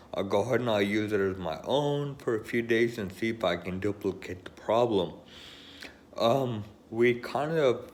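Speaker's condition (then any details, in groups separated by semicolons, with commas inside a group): Friedreich's ataxia; electric wheelchair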